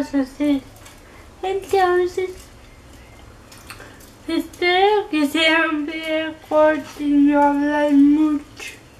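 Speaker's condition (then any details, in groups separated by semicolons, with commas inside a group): Cerebral palsy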